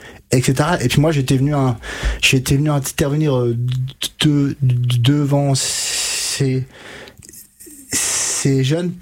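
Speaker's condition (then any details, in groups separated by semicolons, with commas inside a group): Stuttering; onset age 5-6, untreated in childhood, severe until 20, stuttering-specialist therapist Catherine Daubier, Nancy, from 20; age 33, about 28 years since onset, improved after years of therapy, uses fluency techniques; blocks and repetitions now, formerly blocked in every sentence, froze unable to read aloud; repeated sounds, prolonged sounds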